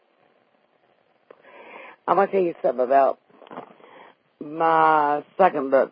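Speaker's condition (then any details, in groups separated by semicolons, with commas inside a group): Vocal cord paralysis after stroke, unilateral vocal fold paralysis; familial stroke at age 35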